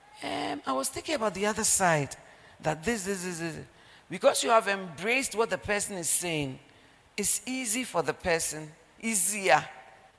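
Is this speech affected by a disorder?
No.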